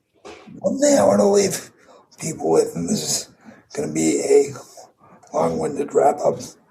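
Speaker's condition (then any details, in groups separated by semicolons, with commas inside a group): Cerebral palsy; voice audibly affected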